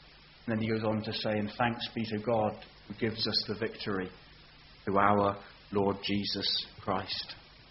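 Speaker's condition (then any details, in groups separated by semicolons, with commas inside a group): No condition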